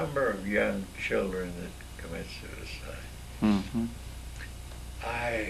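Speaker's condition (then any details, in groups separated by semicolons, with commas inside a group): Myasthenia gravis; neurological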